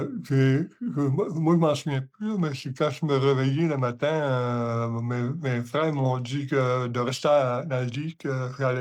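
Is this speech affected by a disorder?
Yes: hemiparalysis.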